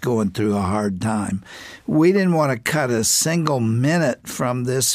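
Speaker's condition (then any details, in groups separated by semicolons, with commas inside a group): No condition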